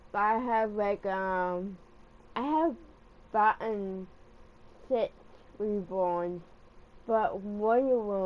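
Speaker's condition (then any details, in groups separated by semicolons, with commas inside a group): Cerebral palsy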